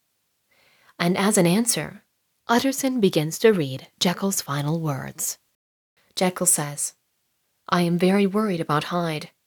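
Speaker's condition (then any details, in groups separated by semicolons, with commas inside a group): No condition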